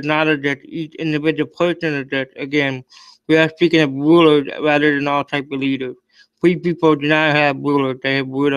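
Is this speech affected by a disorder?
Yes: cerebral palsy.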